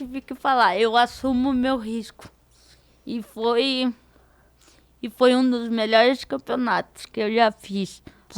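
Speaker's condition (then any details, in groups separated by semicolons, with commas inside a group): Cerebral palsy; diparetic form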